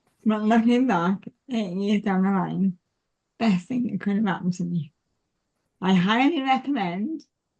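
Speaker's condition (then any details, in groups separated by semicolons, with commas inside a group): Cerebral palsy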